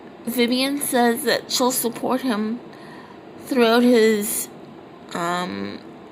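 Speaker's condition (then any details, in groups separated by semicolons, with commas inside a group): Cerebral palsy, triplegia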